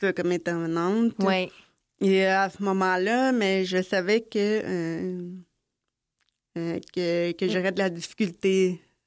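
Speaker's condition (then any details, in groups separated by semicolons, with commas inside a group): Deafness; hearing aids, learned LPC (Langage Parlé Complété), LSQ from Cégep, school with hearing pupils from age 6; hearing aids by day, none at night or on waking, light alert system at night; speaks and communicates orally, loses track in multi-speaker settings, later used LSQ interpreters in class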